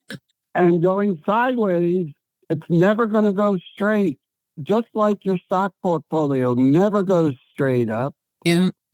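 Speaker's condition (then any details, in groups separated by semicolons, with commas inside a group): ALS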